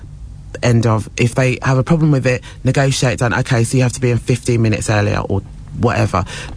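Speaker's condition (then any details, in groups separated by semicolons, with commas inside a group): No condition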